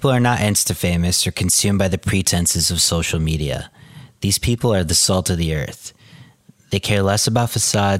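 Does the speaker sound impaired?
No.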